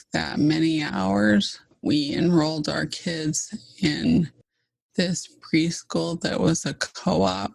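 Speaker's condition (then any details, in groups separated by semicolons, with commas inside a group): ALS (Lou Gehrig's disease); voice wonky, full voice earlier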